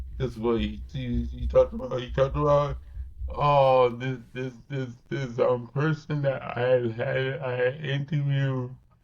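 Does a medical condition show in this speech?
Yes: cerebral palsy.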